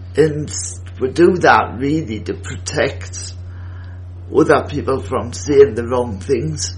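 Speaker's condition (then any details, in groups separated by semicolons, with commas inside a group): Cerebral palsy; needed specialist wheelchair type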